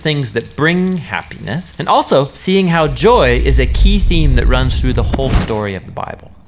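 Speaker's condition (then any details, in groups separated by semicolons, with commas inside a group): No condition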